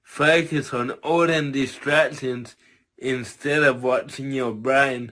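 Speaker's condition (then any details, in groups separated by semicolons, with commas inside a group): Cerebral palsy; from birth, tight muscles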